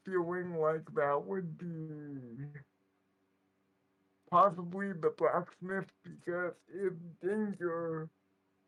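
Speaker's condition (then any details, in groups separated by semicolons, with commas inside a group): Cerebral palsy; right side weaker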